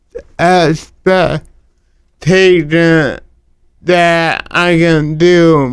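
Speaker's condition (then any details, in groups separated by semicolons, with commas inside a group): Cerebral palsy; walking affected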